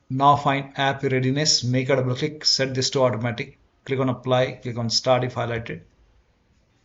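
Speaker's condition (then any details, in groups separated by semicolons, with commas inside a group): No condition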